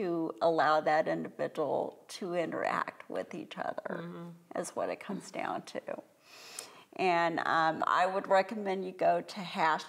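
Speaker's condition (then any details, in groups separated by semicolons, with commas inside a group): Cerebral palsy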